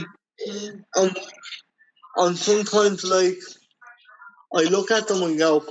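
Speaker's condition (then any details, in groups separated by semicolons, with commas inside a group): Cerebral palsy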